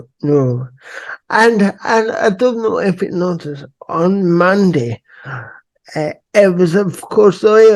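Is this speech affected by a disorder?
Yes: cerebral palsy.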